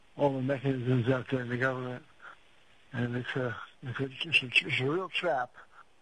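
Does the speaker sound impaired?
Yes: Parkinson's; voice affected.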